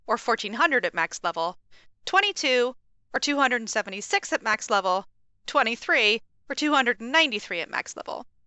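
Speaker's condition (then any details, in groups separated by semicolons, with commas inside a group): No condition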